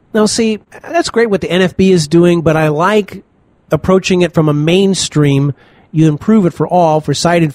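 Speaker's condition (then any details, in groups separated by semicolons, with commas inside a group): No condition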